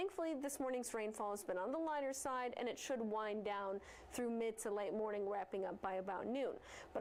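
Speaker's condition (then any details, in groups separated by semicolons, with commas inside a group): No condition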